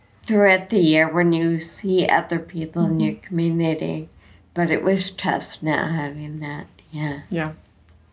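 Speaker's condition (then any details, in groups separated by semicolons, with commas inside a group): Friedreich's ataxia; slurred speech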